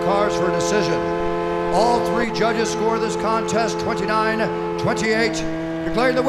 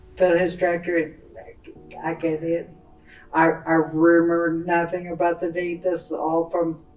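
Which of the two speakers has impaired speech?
The second: traumatic brain injury; diffuse axonal injury, train collision, coma; ongoing stem cell therapy, mobility improved, possible aggression; intensive therapy to speak again, early feeding tube.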